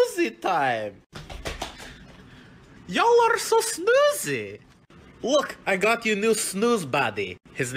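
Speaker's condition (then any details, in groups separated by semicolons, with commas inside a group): No condition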